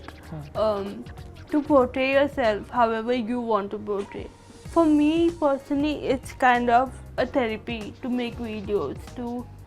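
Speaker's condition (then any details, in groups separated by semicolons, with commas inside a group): Cerebral palsy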